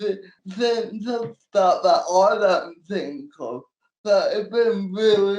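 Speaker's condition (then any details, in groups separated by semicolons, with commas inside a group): Cerebral palsy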